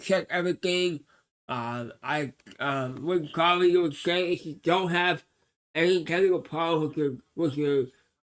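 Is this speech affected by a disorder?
Yes: cerebral palsy.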